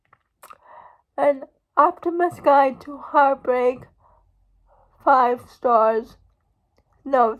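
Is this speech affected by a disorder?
Yes: cerebral palsy; uses wheelchair.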